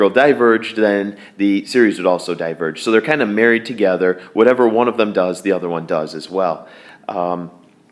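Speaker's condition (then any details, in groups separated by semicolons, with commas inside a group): No condition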